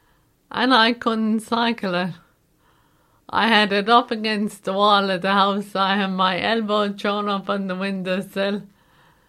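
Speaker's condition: Motor neuron disease; mobility lost

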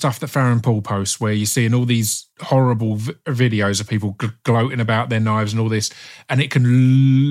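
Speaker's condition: Stutter; unnoticed during rapping and spoken word years, noticed with radio show and podcast, works with STAMMA; repeats initial sounds at start of a word, repeats whole words, restarts phrases; repeated sounds

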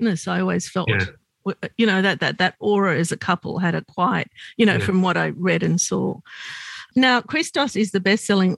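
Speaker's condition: No condition

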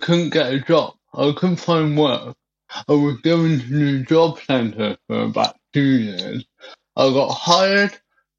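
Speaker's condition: Cerebral palsy; wheelchair

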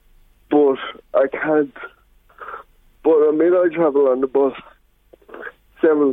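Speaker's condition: Cerebral palsy; visibly apparent disability; slurred speech, often mistaken for drunkenness

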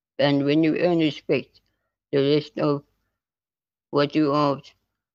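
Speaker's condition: Spinal muscular atrophy type 2; less progressive than type 1

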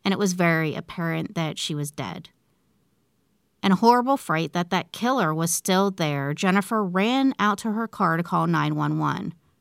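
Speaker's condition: No condition

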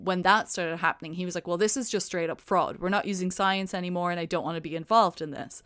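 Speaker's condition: No condition

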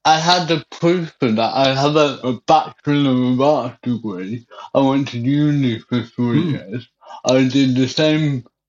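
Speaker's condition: Cerebral palsy; wheelchair

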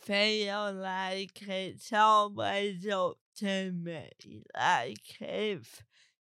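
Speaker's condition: Cerebral palsy; talks differently

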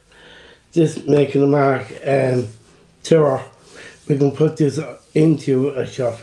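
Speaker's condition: Down syndrome; then speech and drama training

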